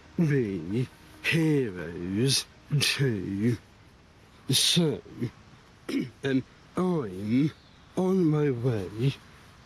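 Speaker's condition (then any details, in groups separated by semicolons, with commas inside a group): Down syndrome; three copies of chromosome 21, from birth; told when very young would never read or speak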